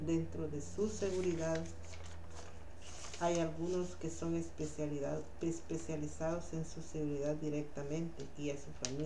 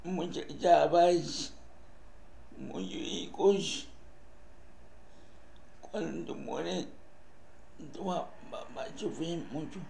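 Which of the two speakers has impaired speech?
The second: cerebral palsy; present from birth, uses wheelchair; speech affected by cerebral palsy.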